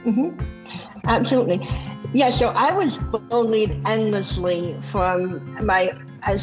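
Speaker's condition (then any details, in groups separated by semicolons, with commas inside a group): Bilateral cleft lip and palate; congenital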